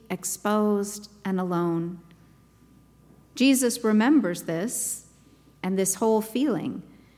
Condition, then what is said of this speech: None; typical speech.